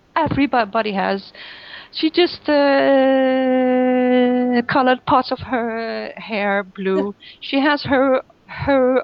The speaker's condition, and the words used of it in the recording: Stuttering. I also stutter more in German because then I have to think of all this grammar.